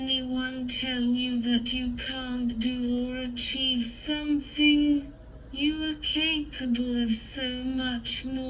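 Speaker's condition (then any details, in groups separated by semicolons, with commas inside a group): Cerebral palsy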